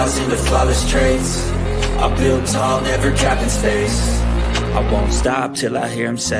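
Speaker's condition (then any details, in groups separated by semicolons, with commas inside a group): No condition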